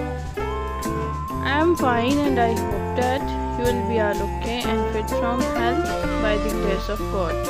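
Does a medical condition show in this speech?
No.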